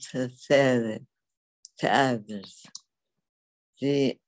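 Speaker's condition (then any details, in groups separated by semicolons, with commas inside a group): Dystonia; dystonia from age 20, affects walking and speech, right leg kicked left ankle, no cure; several decades since onset, symptoms constant, speaking again after 40 years mute; speech loss began after UCLA, typed needs on typewriter, symptoms when speaking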